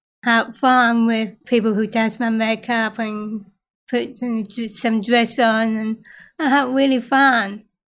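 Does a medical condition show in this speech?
Yes: Down syndrome; from birth.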